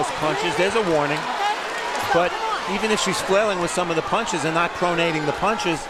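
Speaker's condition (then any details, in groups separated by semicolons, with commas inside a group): No condition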